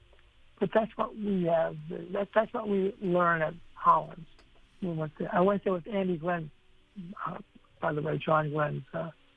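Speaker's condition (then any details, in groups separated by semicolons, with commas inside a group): Stuttering; childhood-onset stuttering into adulthood, genetic, family history, three-week intensive therapy at Holland Communications Research Institute in early 30s; still stutters; disfluencies, uses slow comfortable full breath before speaking; repeated sounds, repeated words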